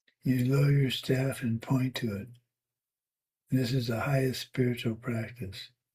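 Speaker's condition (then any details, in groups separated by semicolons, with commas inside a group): Parkinson's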